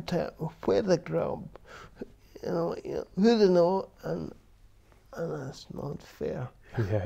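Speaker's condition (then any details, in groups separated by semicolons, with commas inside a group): Cerebral palsy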